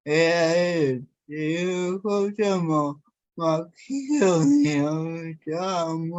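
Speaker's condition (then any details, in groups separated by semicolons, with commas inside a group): Cerebral palsy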